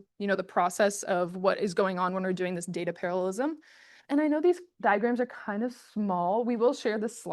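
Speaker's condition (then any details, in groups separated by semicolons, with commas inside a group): No condition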